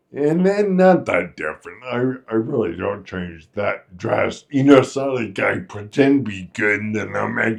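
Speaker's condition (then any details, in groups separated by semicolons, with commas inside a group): Friedreich's ataxia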